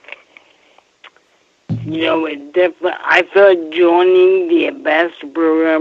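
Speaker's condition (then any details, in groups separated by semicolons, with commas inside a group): Friedreich's ataxia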